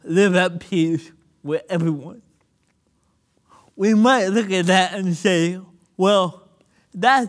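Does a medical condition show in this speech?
Yes: cerebral palsy; limited body control.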